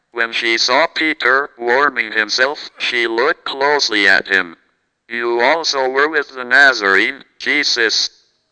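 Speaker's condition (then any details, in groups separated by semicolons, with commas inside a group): Cerebral palsy, speech-generating device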